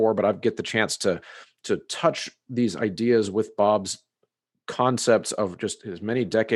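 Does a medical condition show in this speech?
No.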